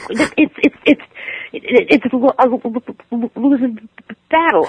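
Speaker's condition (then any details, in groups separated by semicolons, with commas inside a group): Stuttering; stuttering at ages 10 to 15; ongoing stuttering, attends NSA stuttering conferences; stays with stutter rather than changing words, speech tools mentally exhausting, hard to focus on message; repeated sounds, repeated words, blocks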